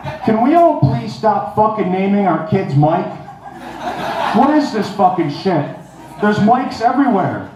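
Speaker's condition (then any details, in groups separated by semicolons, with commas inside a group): No condition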